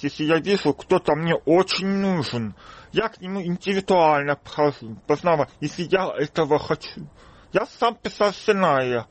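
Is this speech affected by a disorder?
Yes: deafness; congenital deafness, kindergarten with hearing children, then school for the deaf, no hearing aid in childhood; hears poorly; speaks little, lip-reads.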